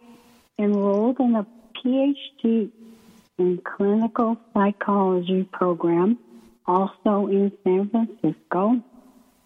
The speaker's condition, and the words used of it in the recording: ALS (motor neuron disease). I've learned to pace myself when I speak with my breathing and slowing down or pausing.